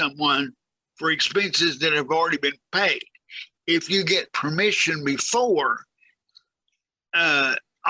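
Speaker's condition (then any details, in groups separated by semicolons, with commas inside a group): Cerebral palsy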